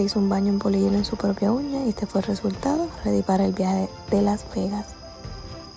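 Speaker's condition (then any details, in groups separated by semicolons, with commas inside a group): No condition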